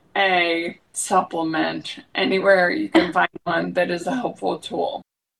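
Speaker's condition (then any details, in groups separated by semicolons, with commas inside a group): ALS; young onset, diagnosed in 30s, spinal surgery before diagnosis without improvement; uses a voice amplifier when talking, host hears her fine without it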